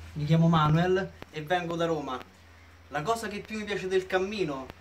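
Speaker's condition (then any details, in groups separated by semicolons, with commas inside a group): No condition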